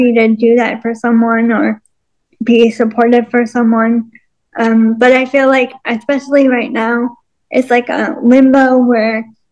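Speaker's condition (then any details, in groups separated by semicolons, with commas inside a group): Cerebral palsy and multiple sclerosis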